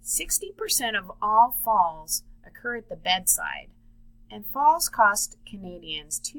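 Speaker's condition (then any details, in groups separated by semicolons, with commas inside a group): No condition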